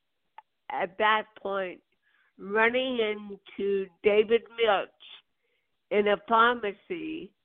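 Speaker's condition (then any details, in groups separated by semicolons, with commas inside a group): Cerebral palsy; birth onset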